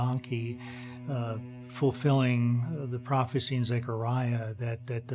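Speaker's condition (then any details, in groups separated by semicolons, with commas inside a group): No condition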